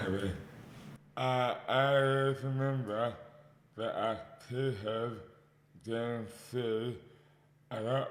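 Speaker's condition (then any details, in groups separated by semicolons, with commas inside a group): Dystonia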